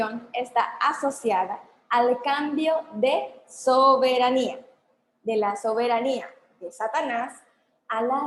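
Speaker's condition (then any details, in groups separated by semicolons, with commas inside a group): No condition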